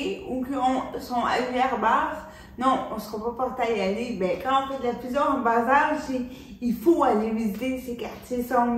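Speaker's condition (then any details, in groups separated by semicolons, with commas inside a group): Cerebral palsy; from birth, uses wheelchair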